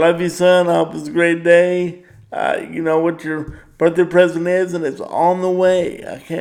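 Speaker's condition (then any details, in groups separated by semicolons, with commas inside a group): Cerebral palsy; power wheelchair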